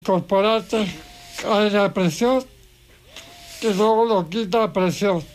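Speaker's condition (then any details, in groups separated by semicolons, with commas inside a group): ALS; needs hoist to be put to bed, low body weight, formerly played golf and tennis, drove; pressure applied then removed to move secretions and phlegm; voice described by host as impressive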